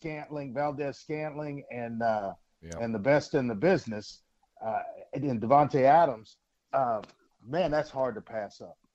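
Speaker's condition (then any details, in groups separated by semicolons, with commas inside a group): No condition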